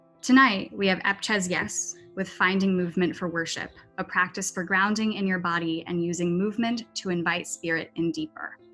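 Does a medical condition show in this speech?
No.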